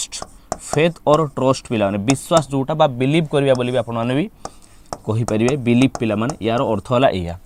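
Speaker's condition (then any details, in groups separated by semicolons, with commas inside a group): No condition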